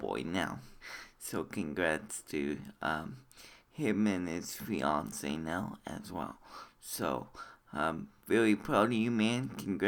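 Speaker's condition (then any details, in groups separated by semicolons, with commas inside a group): Cerebral palsy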